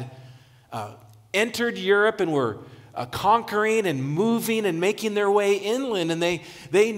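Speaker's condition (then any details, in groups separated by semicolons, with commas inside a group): No condition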